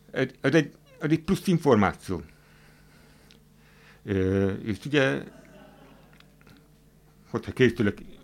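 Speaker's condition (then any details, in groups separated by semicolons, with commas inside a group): Hearing impairment, hard of hearing; uses hearing aid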